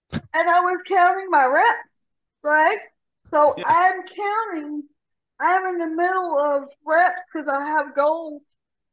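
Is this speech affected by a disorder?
Yes: cerebral palsy; severe rotator cuff tear.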